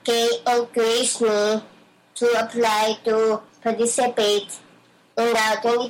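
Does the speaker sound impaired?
Yes: Down syndrome; regular speech therapy since before Special Olympics, reading practices, speaking and MC invitations to build confidence; some speech difficulties due to the condition.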